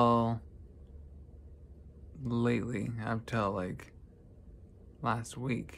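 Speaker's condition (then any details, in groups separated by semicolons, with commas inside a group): Traumatic brain injury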